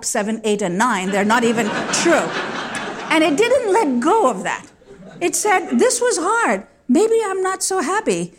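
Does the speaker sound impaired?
No.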